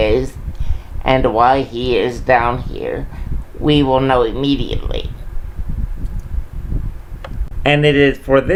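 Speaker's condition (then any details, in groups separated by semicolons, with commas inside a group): Cerebral palsy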